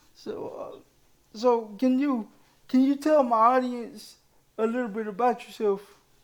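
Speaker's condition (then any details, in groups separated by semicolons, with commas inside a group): Cerebral palsy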